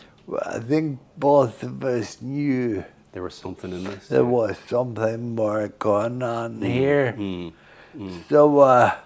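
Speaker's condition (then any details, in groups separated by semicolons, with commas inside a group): Friedreich's ataxia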